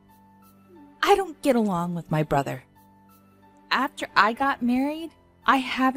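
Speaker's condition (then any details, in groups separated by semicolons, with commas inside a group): No condition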